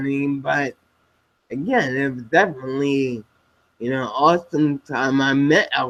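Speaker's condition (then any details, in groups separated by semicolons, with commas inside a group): Spinocerebellar ataxia type 7, SCA7; speech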